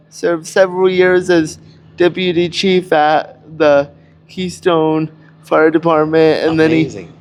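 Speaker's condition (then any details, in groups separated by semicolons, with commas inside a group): Cerebral palsy; cannot walk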